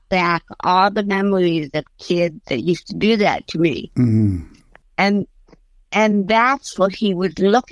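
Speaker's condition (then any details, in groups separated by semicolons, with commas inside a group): Cerebral palsy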